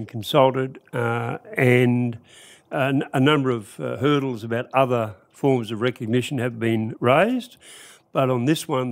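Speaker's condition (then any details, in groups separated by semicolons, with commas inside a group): No condition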